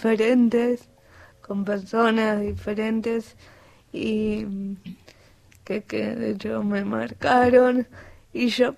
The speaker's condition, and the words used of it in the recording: Cerebral palsy. Una de las cosas de la parálisis cerebral es que en la cabeza está la respuesta y después no puede salir a la luz.